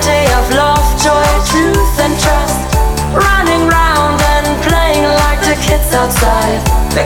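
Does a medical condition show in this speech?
No.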